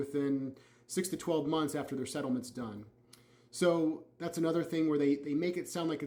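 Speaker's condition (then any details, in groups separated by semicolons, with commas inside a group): No condition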